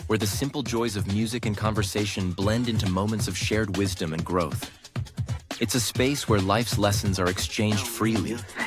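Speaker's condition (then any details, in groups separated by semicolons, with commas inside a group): No condition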